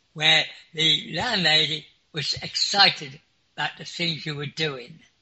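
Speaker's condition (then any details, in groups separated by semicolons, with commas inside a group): Clinically deaf; clinically deaf since school age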